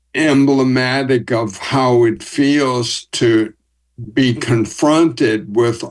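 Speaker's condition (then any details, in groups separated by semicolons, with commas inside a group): ALS; limb-onset, first symptom sudden herky-jerky walking, diagnosed about two years after symptom onset; walking worsened from limp to cane, enrolled in Austin study on speech and behavior changes; speech audibly affected, formerly fast talker, voice banking via Team Gleason word banking program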